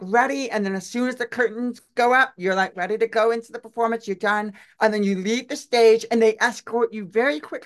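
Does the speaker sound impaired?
Yes: deaf; uses own voice.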